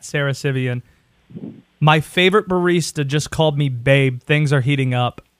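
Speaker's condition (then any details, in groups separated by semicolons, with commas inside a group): No condition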